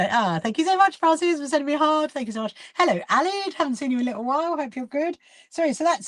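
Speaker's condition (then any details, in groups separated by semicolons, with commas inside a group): No condition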